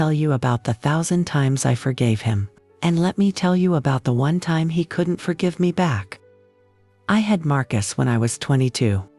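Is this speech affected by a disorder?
No.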